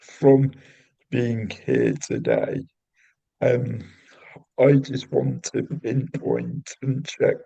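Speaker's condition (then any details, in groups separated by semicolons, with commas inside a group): Cerebral palsy; intrathecal baclofen pump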